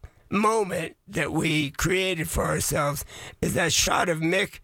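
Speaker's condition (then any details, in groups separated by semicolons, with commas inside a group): Voice changed after vocal cord surgery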